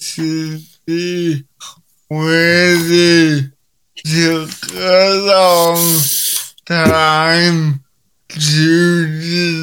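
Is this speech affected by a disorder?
Yes: cerebral palsy; present from birth, linked to preeclampsia at birth.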